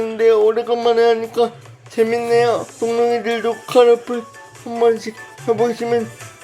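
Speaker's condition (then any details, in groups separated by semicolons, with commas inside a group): Brain lesion disability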